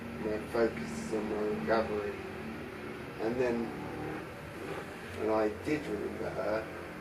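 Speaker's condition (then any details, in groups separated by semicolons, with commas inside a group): Traumatic brain injury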